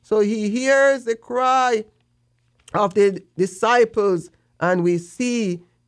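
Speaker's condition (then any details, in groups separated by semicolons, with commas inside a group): No condition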